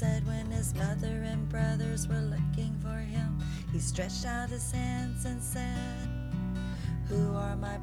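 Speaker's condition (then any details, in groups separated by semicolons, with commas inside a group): No condition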